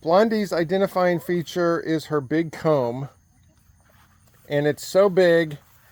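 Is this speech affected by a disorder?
No.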